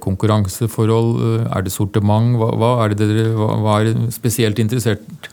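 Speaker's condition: No condition

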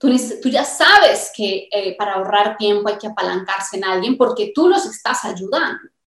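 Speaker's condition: No condition

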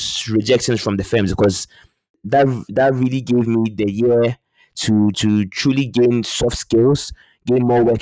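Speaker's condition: Stammer; stammer since childhood, really bad growing up, one year of speech therapy as adult; two speech therapy courses in past year, weekly Toastmasters public speaking practice, openly discloses stammer; repeats or blocks on some words, fluency improved over time; repeated sounds, repeated words

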